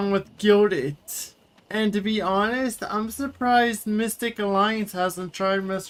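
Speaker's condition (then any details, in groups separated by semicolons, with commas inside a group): Cerebral palsy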